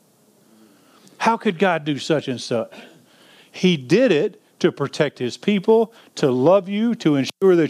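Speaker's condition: No condition

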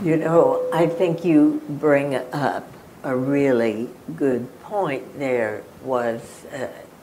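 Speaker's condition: Spasmodic dysphonia; ALS

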